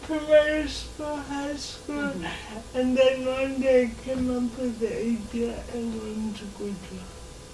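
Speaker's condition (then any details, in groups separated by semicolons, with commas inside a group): Cerebral palsy; slow speaker, listeners take time to understand, speaks verbally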